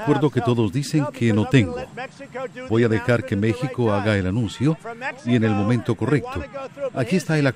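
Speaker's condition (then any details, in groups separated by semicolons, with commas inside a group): No condition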